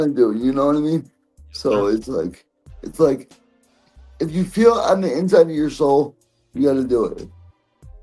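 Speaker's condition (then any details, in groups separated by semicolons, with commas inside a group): Cerebral palsy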